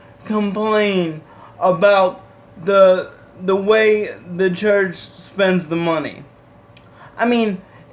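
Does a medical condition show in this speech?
Yes: cerebral palsy.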